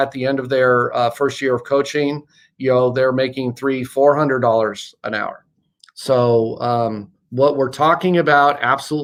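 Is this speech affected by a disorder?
No.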